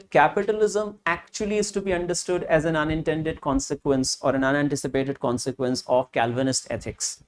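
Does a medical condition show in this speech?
No.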